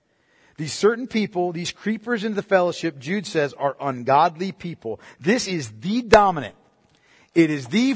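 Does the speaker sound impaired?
No.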